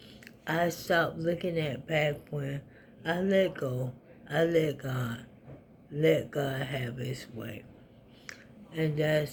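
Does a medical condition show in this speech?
Yes: ALS.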